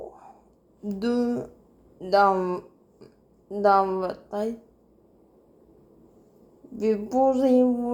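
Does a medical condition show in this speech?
Yes: cerebral palsy.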